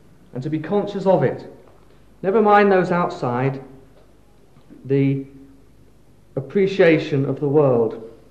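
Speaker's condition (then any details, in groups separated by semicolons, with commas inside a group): No condition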